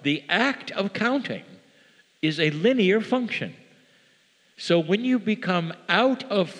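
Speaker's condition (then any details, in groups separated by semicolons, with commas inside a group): No condition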